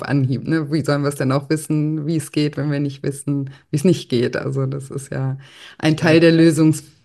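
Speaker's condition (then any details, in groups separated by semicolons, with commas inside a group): No condition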